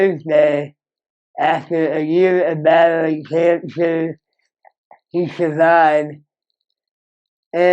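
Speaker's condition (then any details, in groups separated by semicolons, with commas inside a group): Moebius syndrome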